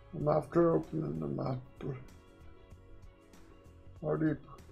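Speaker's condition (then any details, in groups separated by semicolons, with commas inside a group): Quadriplegic cerebral palsy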